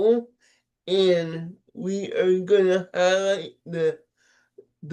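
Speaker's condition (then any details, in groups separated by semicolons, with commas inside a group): Cerebral palsy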